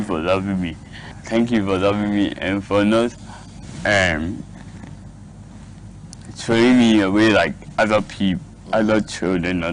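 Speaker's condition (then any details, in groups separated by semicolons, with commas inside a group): Cerebral palsy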